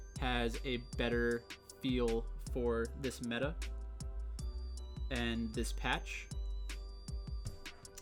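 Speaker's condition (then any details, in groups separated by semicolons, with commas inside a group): No condition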